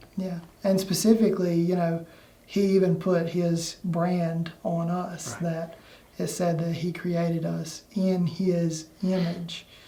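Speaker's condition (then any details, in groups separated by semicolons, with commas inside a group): No condition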